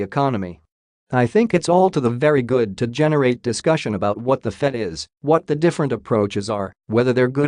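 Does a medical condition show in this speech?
No.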